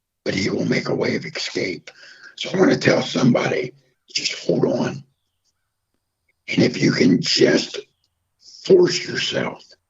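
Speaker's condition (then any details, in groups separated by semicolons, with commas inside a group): Throat cancer, half voicebox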